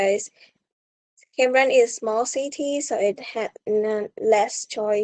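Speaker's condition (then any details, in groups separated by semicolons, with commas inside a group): No condition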